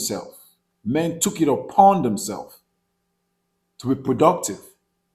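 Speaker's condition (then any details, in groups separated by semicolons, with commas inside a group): No condition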